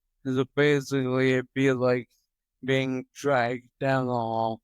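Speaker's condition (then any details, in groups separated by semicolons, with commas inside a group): Toxic leukoencephalopathy, locked-in syndrome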